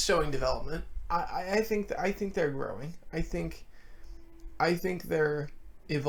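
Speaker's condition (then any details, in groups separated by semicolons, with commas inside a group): No condition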